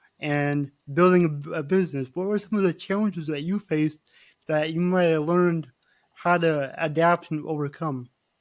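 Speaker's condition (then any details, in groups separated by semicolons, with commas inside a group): Cerebral palsy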